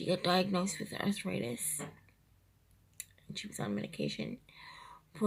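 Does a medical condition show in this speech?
Yes: cerebral palsy, triplegia.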